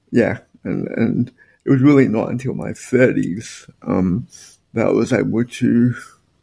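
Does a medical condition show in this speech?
Yes: spastic quadriplegic cerebral palsy; all four limbs affected.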